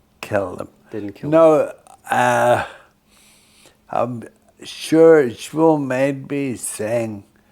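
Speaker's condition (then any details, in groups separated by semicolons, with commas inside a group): Friedreich's ataxia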